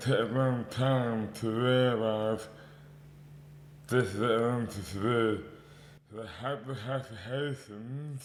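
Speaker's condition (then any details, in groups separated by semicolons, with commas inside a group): Dystonia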